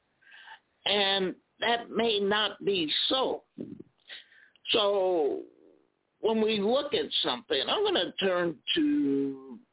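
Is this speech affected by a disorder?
Yes: spasmodic dysphonia.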